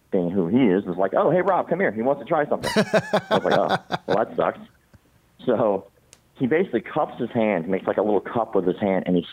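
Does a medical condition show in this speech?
Yes: cleft palate; congenital.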